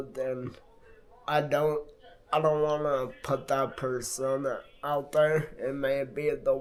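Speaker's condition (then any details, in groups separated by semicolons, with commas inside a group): Multiple sclerosis; affects hands and left arm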